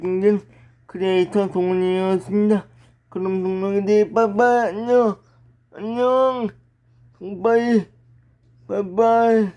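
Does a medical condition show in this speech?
Yes: brain lesion disability.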